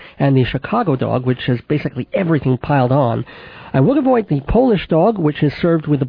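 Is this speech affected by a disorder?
Yes: cleft palate with lisp, cleft lip and palate, mild; back of throat.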